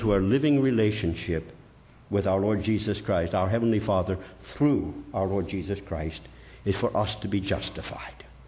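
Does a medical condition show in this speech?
No.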